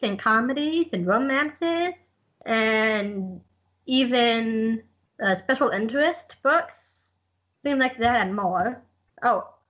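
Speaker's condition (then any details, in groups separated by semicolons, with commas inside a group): Down syndrome; significant congenital heart condition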